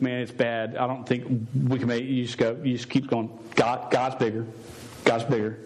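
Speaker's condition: Stuttering; says words would come out all wrong and different if he tried witnessing speech; repeated sounds

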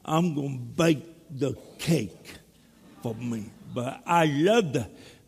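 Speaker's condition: Cerebral palsy; speech impediment

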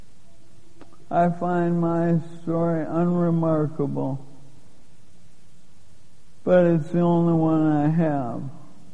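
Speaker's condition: Lou Gehrig's disease; given 3 to 5 years to live

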